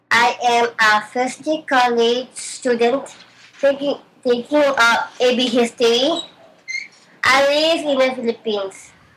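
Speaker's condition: Down syndrome; regular speech therapy, reading practices, public speaking and mc work to build confidence; some speech difficulties due to condition

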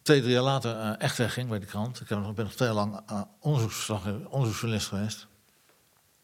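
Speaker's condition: Parkinson's disease; progressive incurable Parkinson's disease

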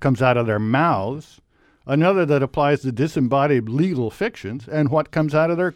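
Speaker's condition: No condition

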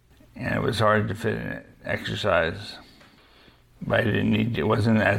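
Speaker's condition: Parkinson's disease; young-onset, LRRK2 hereditary, diagnosed at 38, right hand weakness, freezing, medication 5 years, deep brain stimulator

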